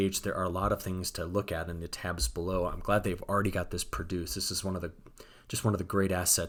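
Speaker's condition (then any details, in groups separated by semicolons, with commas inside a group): No condition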